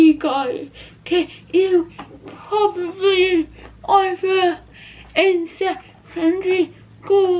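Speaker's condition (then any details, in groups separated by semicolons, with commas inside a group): Cerebral palsy; not quadriplegic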